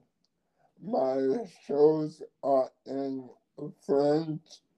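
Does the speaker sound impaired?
Yes: ALS; diagnosed at age 27; voice box going, slurred speech, speaks very slowly, hard to hear.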